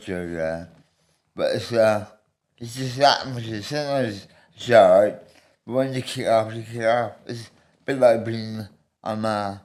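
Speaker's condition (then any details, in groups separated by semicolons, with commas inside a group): Medication-induced speech impediment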